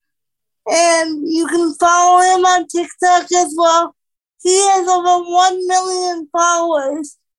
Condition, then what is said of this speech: Cerebral palsy. Which meant I was losing oxygen, and that comes to play with some of my speech difficulty is because of the loss of oxygen.